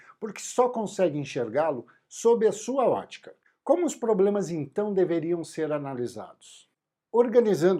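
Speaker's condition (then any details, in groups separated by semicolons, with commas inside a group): No condition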